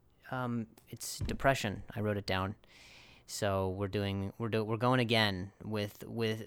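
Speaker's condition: Stuttering; usually stutters, working on it by caring less; stuttered out mid-story; repeated sounds, repeated words

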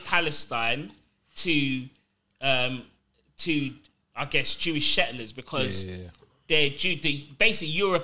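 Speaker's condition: No condition

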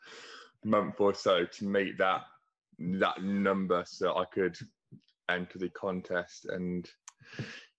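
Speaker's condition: Stutter; attends Heart of England Toastmasters public speaking club to work on stutter, giving frequent speeches; speech improved markedly since joining Toastmasters, more confident speaking; repeated words, blocks

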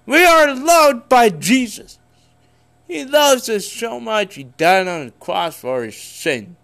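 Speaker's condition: Cerebral palsy; congenital cerebral palsy

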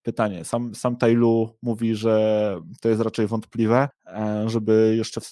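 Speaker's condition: No condition

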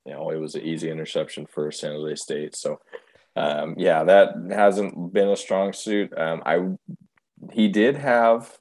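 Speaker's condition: No condition

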